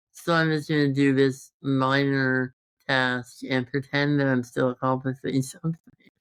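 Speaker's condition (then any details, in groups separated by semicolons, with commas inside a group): Congenital muscular dystrophy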